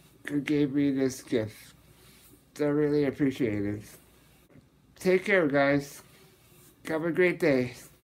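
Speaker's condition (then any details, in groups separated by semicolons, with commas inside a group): Muscular dystrophy, Duchenne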